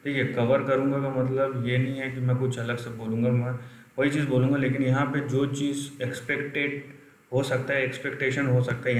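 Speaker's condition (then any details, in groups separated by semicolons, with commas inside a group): No condition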